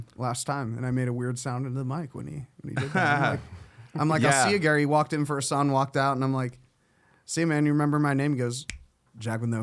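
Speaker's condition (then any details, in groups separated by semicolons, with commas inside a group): No condition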